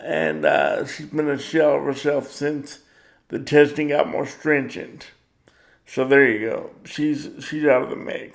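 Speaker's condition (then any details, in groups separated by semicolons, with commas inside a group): Cerebral palsy; power wheelchair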